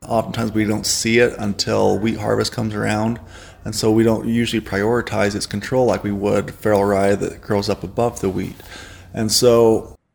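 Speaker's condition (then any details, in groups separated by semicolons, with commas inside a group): No condition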